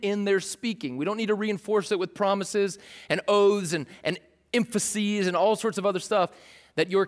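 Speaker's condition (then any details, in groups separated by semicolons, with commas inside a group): No condition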